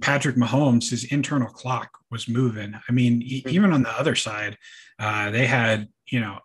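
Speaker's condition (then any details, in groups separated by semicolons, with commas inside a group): No condition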